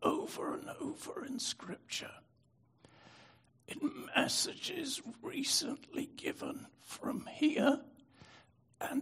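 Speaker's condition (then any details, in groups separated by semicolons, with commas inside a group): Spasmodic dystonia; prior stroke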